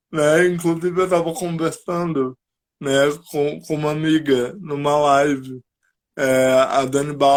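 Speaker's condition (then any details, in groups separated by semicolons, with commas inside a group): Cerebral palsy; cognition preserved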